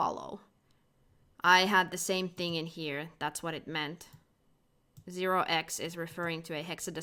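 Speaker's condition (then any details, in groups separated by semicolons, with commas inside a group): No condition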